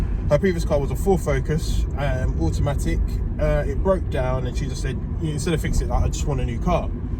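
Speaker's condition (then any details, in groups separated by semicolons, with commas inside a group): No condition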